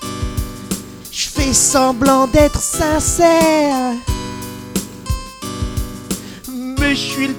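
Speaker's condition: No condition

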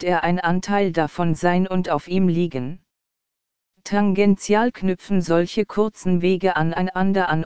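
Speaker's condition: No condition

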